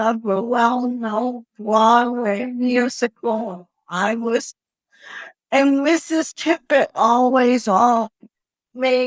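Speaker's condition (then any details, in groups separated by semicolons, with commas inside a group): Cerebral palsy; wheelchair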